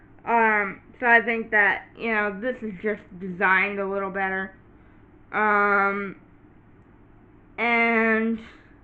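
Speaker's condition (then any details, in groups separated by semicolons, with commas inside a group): Cerebral palsy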